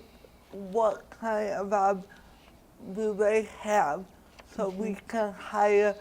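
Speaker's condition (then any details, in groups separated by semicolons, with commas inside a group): Cerebral palsy; diagnosed around age one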